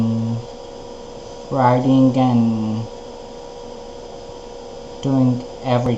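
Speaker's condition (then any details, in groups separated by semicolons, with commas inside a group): Ataxia; cerebellar degeneration, affects balance and voice; slower speech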